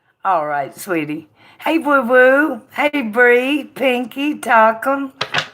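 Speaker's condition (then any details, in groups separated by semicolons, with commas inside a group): No condition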